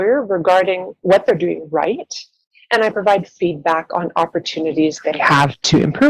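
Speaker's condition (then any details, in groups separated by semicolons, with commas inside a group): No condition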